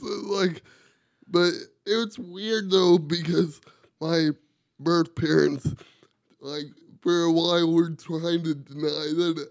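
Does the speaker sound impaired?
Yes: cerebral palsy; wheelchair user.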